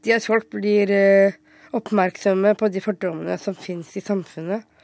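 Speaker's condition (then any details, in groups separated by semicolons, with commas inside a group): Down syndrome; congenital, present from birth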